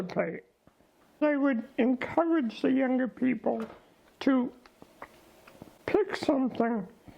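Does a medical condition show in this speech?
Yes: ALS.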